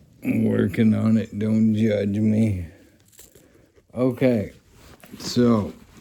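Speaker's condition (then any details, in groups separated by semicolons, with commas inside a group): ALS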